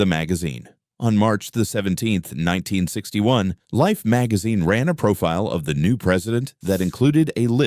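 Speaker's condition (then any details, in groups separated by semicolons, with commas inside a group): No condition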